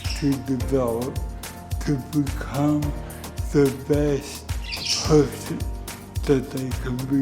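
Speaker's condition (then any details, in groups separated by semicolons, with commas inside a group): Cerebral palsy; present from birth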